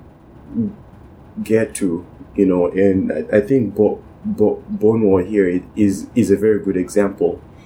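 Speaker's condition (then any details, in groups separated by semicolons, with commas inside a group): Stuttering; stuttered as far back as remembered, family history in great uncle, his son, maternal grandmother; more severe in native language, worse in environments recalling childhood home, sometimes cannot say a word; repeated sounds, repeated words, prolonged sounds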